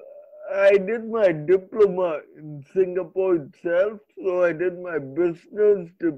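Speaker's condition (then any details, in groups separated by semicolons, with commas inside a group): Cerebral palsy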